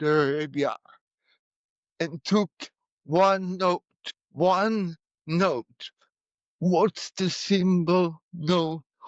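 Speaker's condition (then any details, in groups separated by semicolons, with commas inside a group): Cerebral palsy; from birth, birth asphyxia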